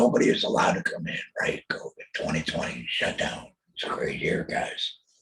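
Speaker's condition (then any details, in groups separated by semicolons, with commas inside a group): Total laryngectomy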